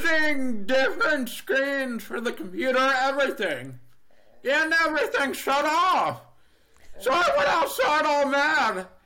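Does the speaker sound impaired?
Yes: deafness, Neurofibromatosis Type 2; first half deaf, then 2 months of no hearing, then amplifier gave some hearing; uses Live Transcribe on phone, requested interpreter in interviews, alert device with flashing LEDs.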